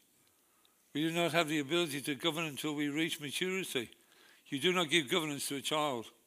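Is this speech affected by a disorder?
Yes: Parkinson's disease; new tablets from new consultant in Nottingham after over a year undertreated, masked face.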